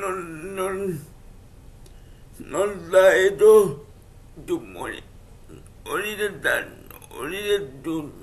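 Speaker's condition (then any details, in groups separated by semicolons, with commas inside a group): Cerebral palsy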